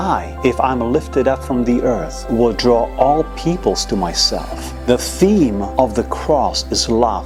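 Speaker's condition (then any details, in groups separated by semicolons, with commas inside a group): No condition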